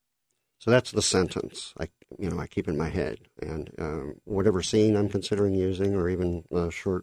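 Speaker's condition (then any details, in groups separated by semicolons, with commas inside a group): Cleft lip and palate; several unpleasant surgeries in childhood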